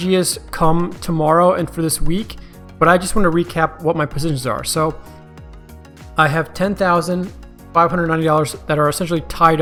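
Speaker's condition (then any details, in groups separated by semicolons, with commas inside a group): No condition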